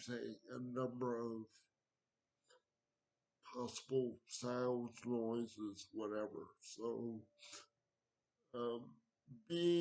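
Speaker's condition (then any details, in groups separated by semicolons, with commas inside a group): Cerebral palsy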